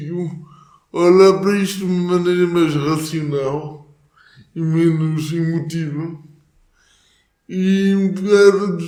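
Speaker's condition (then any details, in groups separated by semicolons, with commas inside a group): Cerebral palsy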